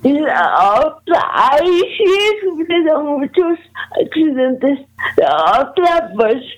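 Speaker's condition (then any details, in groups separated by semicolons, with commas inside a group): Cerebral palsy; walks slowly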